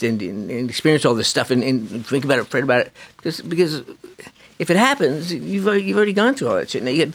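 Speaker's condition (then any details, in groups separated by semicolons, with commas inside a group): Parkinson's disease; young onset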